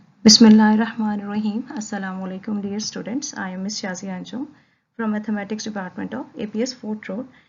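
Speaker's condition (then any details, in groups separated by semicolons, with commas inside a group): No condition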